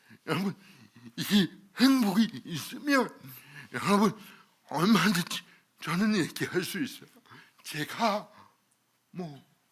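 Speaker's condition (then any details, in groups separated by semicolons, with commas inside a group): Cerebral palsy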